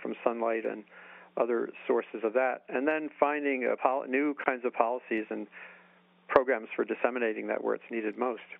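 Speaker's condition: No condition

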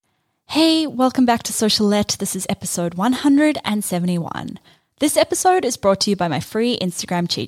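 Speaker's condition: No condition

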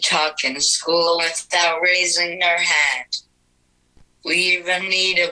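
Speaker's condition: Cerebral palsy, speech-generating device; wheelchair user, vulnerable to COVID complications; speaks through communication app on iPad, types on keyboard with nose

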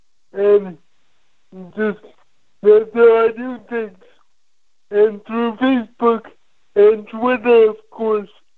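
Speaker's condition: Cerebral palsy; from birth, neuromuscular deficits affecting all daily activities, brain functions normally, past back surgery, opioids for pain; age 25, CBD and whole plant relax muscles, hands open better about three days; muscles very stiff especially when nervous, words repeated and clarified by relay operator

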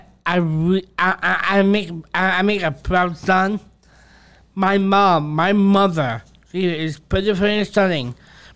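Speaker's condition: Down syndrome; deep voice, struggles to reach high notes when singing, singing likened to trapped animal

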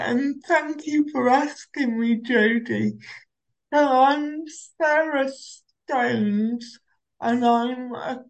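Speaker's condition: Cerebral palsy; uses Omeo wheelchair

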